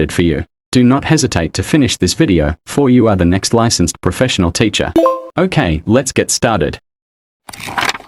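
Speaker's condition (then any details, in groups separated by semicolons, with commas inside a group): No condition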